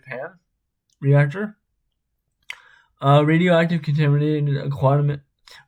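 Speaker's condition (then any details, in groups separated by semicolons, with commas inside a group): Spastic cerebral palsy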